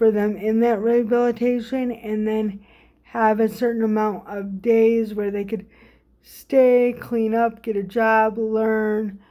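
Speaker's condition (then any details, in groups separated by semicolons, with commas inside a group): Cerebral palsy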